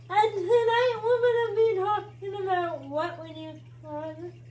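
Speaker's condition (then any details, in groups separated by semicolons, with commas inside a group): Cerebral palsy, spastic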